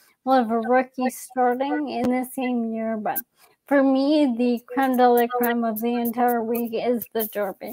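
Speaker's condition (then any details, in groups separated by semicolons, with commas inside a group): ALS; young onset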